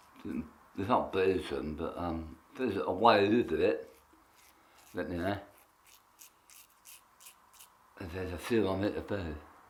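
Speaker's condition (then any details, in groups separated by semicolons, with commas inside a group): Tongue cancer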